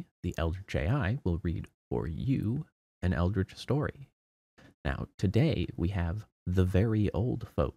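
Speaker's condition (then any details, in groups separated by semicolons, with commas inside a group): No condition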